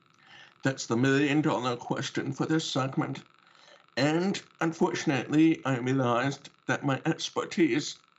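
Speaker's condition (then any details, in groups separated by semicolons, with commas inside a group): Deafness with cochlear implant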